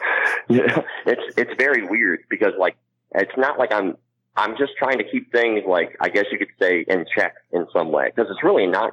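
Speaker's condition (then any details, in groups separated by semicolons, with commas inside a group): Cleft palate; congenital cleft palate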